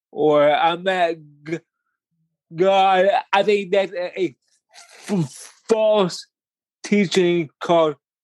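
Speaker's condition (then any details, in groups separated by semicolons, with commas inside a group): Cerebral palsy; uses a wheelchair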